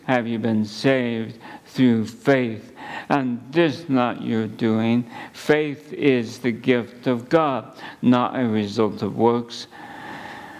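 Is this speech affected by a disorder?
Yes: ALS; under neurologist care.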